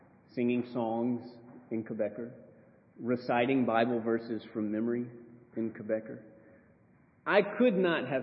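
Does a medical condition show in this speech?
No.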